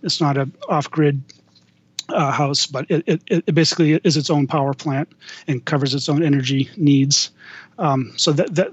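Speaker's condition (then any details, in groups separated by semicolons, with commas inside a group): Stuttering; lifelong stutter; may freeze up mid-speech, then gets back on a roll; repeated sounds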